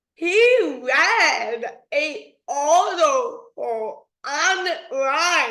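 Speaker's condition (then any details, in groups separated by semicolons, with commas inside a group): Dystonia; voice emerged after therapy sessions, previously not talking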